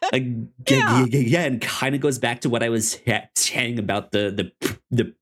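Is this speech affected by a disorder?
Yes: stuttering; stutter since childhood, cause unknown, explained as brain moving faster than mouth, speech therapy in elementary school; here repeated sounds, prolonged sounds.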